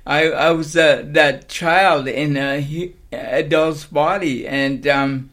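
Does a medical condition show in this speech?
Yes: cerebral palsy.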